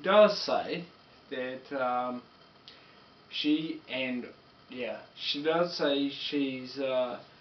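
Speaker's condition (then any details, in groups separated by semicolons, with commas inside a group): Multiple sclerosis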